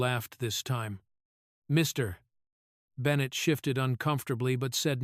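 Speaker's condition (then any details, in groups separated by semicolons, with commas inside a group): No condition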